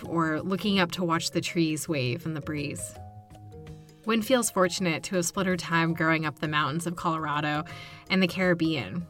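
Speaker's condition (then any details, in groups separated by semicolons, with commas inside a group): No condition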